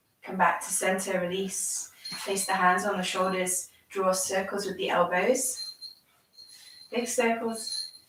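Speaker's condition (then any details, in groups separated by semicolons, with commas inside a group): No condition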